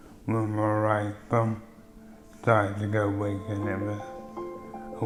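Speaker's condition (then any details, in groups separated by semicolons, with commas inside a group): MND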